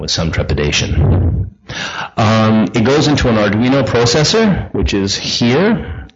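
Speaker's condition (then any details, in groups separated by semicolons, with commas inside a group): No condition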